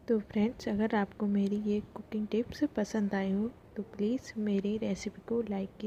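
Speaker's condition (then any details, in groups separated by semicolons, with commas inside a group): No condition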